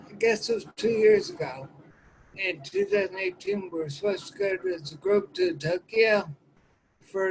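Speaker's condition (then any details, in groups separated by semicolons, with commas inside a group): Ataxia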